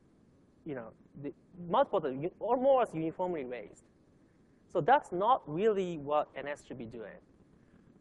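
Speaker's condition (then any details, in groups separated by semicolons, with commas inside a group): No condition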